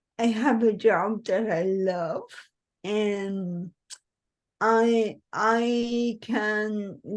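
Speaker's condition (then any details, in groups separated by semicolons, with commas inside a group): Cerebral palsy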